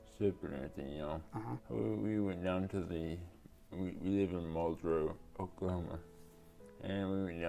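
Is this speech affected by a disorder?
Yes: traumatic brain injury.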